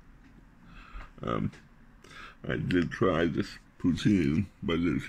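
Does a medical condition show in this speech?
Yes: glossectomy with reconstructed tongue.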